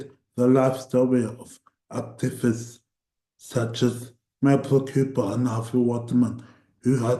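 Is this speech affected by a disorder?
Yes: cerebral palsy; voice tires at times.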